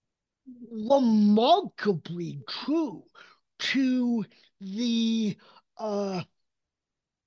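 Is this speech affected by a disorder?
Yes: cerebral palsy; developmental, onset before three, non-progressive, motor impairment, speech impediment only visible sign, extensive speech therapy; speech impediment likened to a different accent, recognizable cp accent, calm voice, sometimes assumed drunk.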